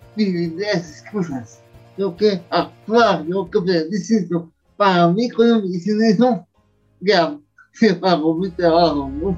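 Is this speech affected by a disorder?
Yes: cerebral palsy; near death as newborn.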